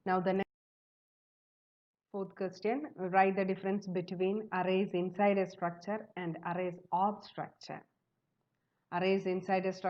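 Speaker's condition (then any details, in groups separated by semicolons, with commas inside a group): No condition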